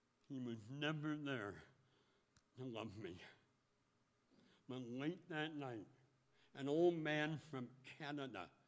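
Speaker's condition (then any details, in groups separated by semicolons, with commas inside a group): Speech impediment; taught tongue movement at 12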